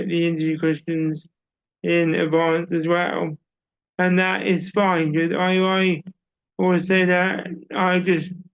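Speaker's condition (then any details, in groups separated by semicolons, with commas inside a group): Cerebral palsy; uses wheelchair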